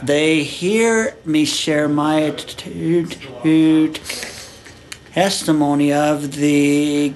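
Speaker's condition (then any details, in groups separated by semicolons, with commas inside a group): Stuttering, severe; since childhood; severe when growing up, stuttered constantly; prolonged sounds, blocks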